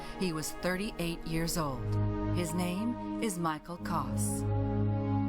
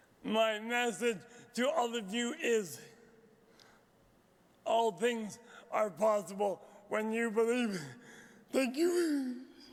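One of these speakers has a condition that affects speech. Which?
The second: traumatic brain injury; motor vehicle accident; over 6 years since injury, speech and walking rehab, formerly wheelchair; initially could not speak or eat, still improving speech.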